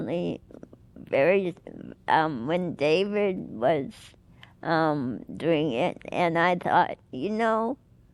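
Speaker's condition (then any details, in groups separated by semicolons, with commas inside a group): Cerebral palsy; with encephalitis; could not speak or move as child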